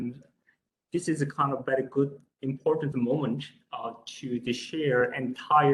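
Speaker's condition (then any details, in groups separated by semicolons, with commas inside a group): No condition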